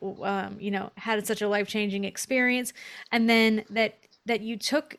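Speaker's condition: No condition

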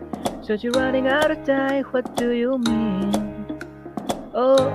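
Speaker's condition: No condition

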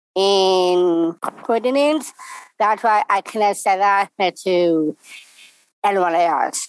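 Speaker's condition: Down syndrome; congenital

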